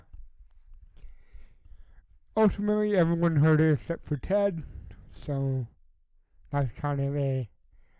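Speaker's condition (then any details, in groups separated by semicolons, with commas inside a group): Cerebral palsy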